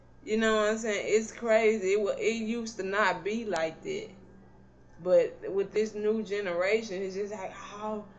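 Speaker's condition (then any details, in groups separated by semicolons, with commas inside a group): Cerebral palsy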